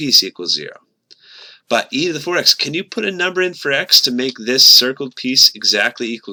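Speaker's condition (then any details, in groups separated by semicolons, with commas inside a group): No condition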